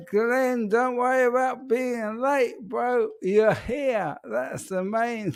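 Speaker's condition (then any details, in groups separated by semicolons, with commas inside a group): ALS; speech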